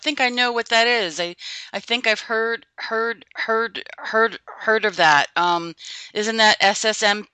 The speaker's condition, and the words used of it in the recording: Stuttering. Like you, I can have long periods of fluency where somebody wouldn't even know that I stutter, and